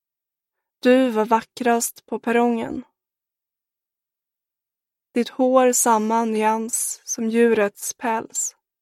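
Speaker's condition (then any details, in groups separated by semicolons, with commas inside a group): No condition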